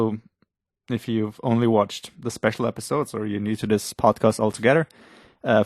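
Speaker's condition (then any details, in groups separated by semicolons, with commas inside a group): No condition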